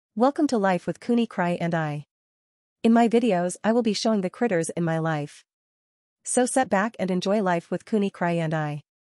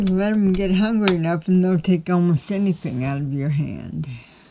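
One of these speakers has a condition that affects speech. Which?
The second: cerebral palsy; cannot walk, crawls to get around.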